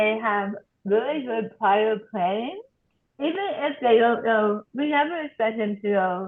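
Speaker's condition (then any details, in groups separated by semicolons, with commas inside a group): Tongue cancer surgery and reconstruction; voice altered by surgery and reconstruction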